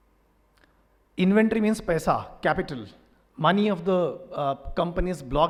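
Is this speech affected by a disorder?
No.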